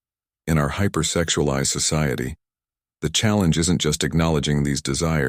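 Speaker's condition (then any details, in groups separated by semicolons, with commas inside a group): No condition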